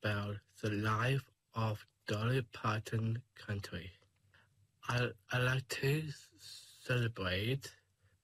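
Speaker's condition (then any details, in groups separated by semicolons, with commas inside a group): Down syndrome; age 21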